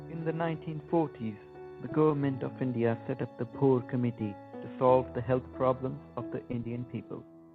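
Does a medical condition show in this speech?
No.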